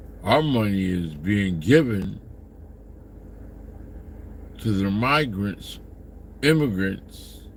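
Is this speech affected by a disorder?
Yes: slurred speech.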